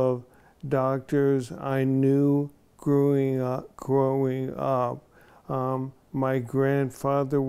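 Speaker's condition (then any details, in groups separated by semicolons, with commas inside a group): ALS; onset in one foot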